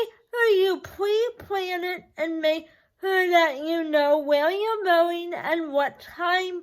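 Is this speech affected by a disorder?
Yes: cerebral palsy, spastic.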